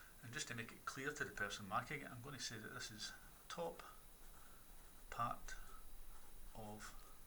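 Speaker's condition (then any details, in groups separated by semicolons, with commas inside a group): No condition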